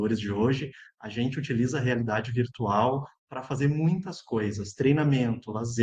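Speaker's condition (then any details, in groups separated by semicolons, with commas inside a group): No condition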